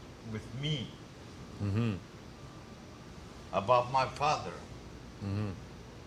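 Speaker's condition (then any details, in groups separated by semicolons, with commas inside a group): Multiple sclerosis; diagnosed at age 17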